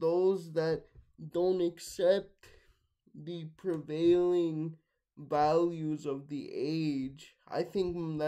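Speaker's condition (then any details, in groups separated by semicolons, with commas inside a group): Cerebral palsy, mixed, mild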